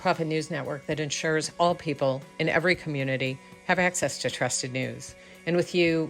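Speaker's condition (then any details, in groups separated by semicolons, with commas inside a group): No condition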